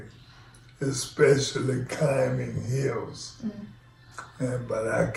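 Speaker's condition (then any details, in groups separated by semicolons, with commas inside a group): ALS; onset left foot drop, then left leg weakness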